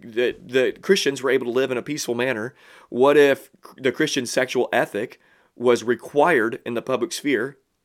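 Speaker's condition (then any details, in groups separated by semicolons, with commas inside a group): No condition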